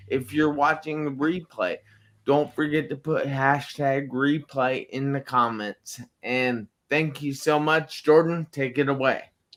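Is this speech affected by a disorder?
Yes: traumatic brain injury.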